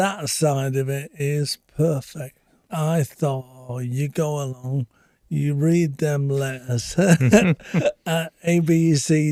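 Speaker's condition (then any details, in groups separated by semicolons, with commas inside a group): Speech apraxia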